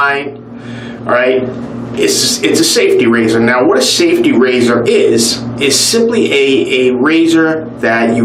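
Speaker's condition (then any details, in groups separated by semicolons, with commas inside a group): No condition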